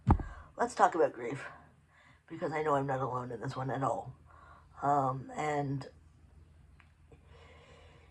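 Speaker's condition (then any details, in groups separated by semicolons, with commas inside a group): Cerebral palsy; predominantly physical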